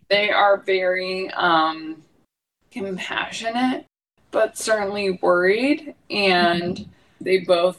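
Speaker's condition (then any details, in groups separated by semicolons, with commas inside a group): ALS; young onset, diagnosed in 30s, spinal surgery before diagnosis without improvement; uses a voice amplifier when talking, host hears her fine without it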